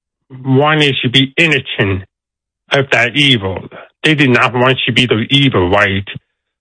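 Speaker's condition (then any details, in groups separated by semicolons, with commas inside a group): Deafness; deaf accent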